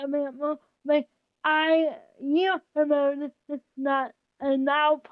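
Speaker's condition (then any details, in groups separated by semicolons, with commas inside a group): Cerebral palsy, spastic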